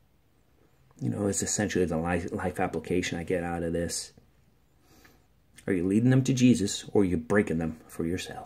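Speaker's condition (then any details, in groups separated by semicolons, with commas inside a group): No condition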